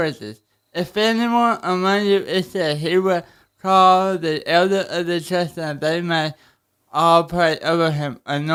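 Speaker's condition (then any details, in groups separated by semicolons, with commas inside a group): Cerebral palsy; spine surgery; able to walk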